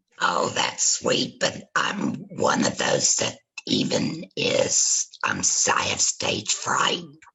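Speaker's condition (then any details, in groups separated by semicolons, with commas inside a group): Laryngectomy after cancer; natural and singing voice lost, speaks with voice prosthesis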